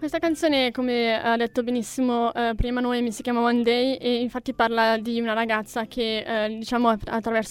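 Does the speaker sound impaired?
Yes: deafness with cochlear implant; deaf from birth in right ear, congenital cytomegalovirus, 2-hour surgery in 2006, 15-stitch scar left head; wears cochlear implant since 2006, external part similar to hearing aid; documented as deaf-mute but speaks plenty.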